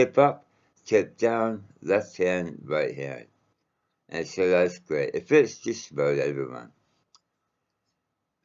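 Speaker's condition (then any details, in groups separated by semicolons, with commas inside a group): Mouth cancer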